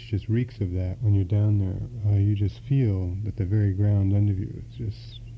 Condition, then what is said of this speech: No condition.